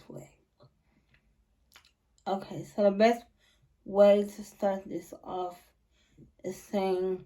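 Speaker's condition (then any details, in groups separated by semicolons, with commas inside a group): Cerebral palsy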